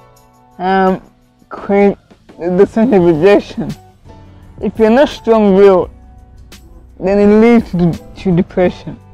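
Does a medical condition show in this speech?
Yes: cerebral palsy; not congenital, impairs coordination, affected walking; one medication, down from five; at one point could not talk.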